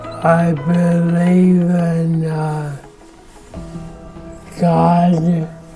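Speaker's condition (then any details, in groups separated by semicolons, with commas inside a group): ALS; losing clear speech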